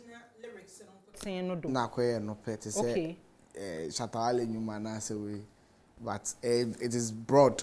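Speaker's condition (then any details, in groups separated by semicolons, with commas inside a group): No condition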